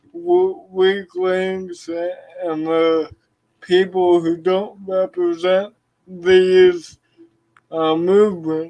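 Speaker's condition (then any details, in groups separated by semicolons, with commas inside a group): Cerebral palsy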